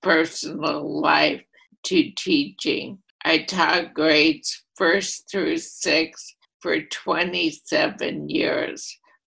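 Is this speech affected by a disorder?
Yes: ALS, primary lateral sclerosis.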